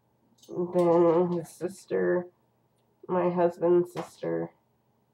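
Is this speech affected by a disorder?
Yes: cerebral palsy.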